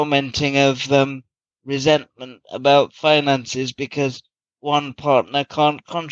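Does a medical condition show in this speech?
Yes: cerebral palsy.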